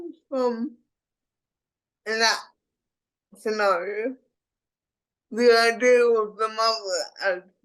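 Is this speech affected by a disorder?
Yes: cerebral palsy; speech impediment.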